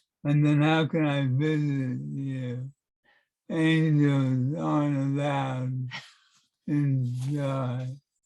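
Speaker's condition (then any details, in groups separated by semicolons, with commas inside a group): Parkinson's; affects handwriting; speech therapy for past couple months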